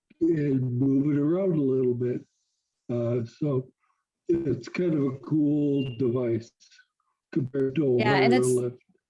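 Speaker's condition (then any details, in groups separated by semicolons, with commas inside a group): ALS; uses wheelchair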